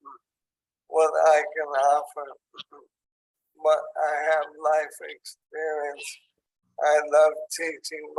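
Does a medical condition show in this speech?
Yes: ALS; onset in hands and arms, tracheostomy.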